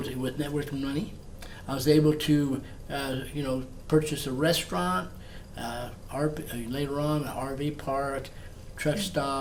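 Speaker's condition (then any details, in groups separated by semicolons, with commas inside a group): No condition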